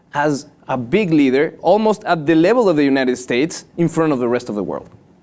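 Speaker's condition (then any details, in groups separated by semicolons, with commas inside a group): No condition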